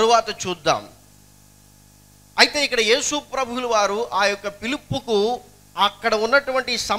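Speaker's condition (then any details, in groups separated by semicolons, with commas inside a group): No condition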